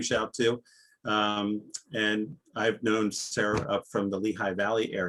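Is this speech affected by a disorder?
No.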